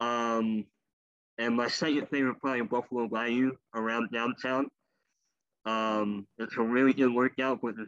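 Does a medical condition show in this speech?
Yes: cleft lip and palate; congenital, rare genetic birth disorder, couple dozen operations in first months, elective leg amputations, former wheelchair user; speech impediment from cleft lip and palate.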